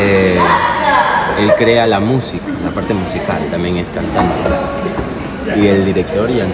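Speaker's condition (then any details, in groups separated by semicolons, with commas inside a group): No condition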